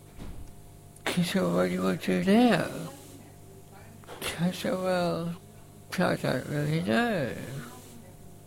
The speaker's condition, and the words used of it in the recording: Muscular dystrophy. The wheezing noise that you hear is the pump on the respirator.